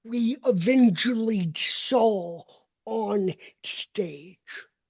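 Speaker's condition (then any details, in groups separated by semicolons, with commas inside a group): Cerebral palsy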